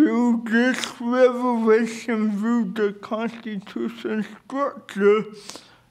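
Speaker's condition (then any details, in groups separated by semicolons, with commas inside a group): Cerebral palsy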